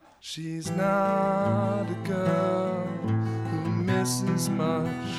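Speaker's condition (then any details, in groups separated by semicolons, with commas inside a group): No condition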